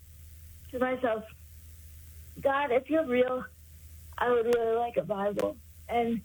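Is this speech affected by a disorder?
Yes: cerebral palsy; congenital, caused by lack of oxygen to brain at birth, born about 3 months early, daily physical therapy in school; 56 years since onset, uses power wheelchair, needs assistance with most daily activities.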